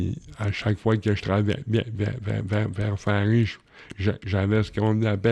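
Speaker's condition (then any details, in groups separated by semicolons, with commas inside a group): Cerebral palsy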